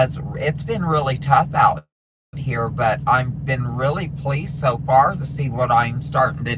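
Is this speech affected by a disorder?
No.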